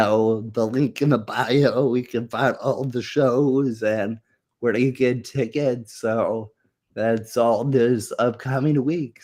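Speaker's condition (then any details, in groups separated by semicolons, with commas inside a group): Muscular dystrophy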